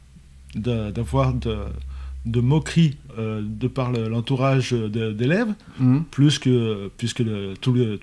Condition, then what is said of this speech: Stuttering. De, de, me concentrer quand même pour, euh, pour être euh, intelligible de tout le monde.